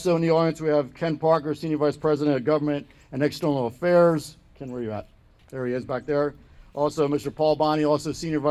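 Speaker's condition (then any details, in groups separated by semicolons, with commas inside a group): No condition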